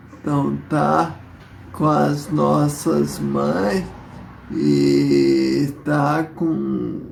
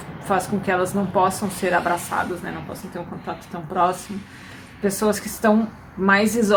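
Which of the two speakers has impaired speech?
The first: multiple sclerosis.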